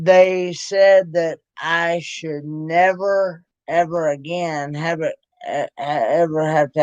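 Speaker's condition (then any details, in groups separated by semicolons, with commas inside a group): Cerebral palsy; present since birth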